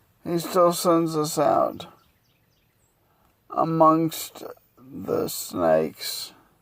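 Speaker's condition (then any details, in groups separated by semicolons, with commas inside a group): Multiple sclerosis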